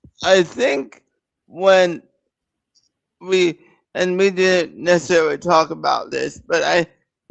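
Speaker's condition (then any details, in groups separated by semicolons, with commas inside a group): Cerebral palsy; present from birth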